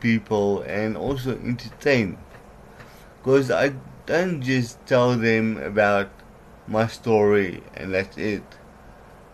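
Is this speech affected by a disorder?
Yes: cerebral palsy; learned speech special-needs school.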